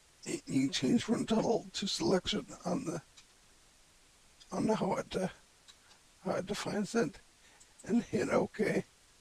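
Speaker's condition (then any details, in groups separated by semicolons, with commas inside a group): Cerebellar ataxia from brain tumour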